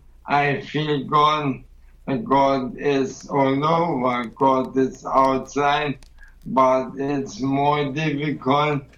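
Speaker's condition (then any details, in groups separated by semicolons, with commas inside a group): ALS; progressive muscle weakness first noticed doing push-ups, initially blamed on accident; sounds drunk to strangers, voice weakened and more bubbling since Camino, wife Steffi helps explain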